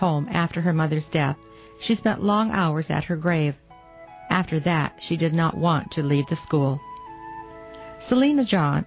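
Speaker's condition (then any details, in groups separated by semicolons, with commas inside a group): No condition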